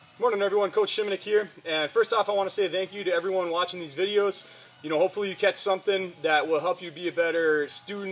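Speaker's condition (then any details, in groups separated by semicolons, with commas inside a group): No condition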